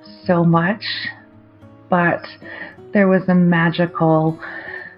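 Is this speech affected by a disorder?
Yes: aphasia after stroke; aphasia getting a lot better, choir singing lost with aphasia.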